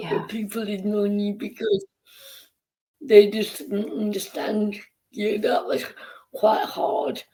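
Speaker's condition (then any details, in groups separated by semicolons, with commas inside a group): Cerebral palsy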